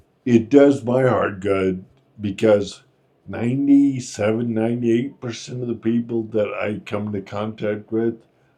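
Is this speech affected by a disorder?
Yes: Friedreich's ataxia.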